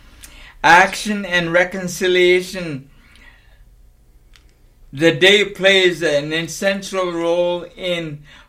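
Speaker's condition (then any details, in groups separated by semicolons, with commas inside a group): Cerebral palsy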